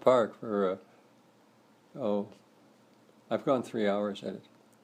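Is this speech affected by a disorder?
Yes: Parkinson's disease; good posture.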